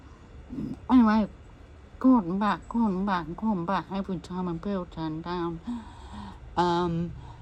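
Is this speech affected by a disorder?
Yes: MND; voice may be difficult to understand.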